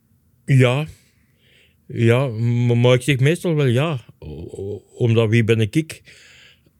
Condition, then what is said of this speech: Stuttering. En het voordeel is nu dat ik een beetje bekend ben, dat mensen weten dat ik stotter.